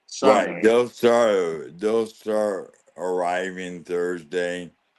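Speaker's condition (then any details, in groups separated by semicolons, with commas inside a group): ALS; right side and left hand weakness, cane, leg brace; losing speech and swallowing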